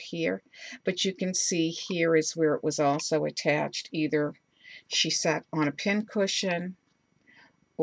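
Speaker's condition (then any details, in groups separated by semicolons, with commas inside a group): No condition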